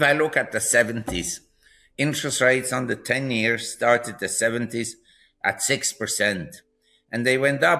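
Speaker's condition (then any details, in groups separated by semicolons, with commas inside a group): No condition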